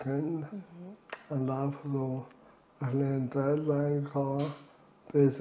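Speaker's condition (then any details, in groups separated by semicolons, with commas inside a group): Amyotrophic lateral sclerosis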